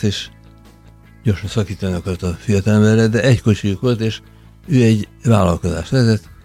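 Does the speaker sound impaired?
Yes: Parkinson's disease; harder for listeners to understand.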